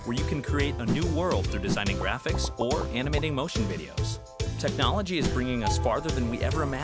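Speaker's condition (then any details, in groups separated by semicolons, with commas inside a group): No condition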